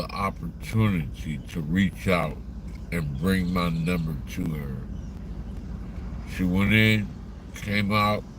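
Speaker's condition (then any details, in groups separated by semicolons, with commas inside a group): Slurred speech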